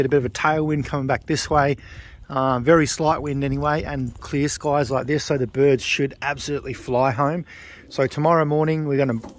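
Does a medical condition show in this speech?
No.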